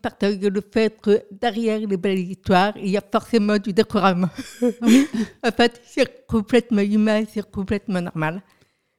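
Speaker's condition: Profound deafness from birth, profound, congenital

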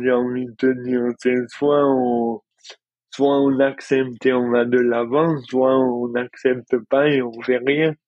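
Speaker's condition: Dystonia; no longer falls

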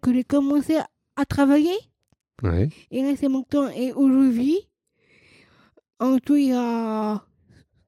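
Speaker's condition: Down syndrome, trisomy 21

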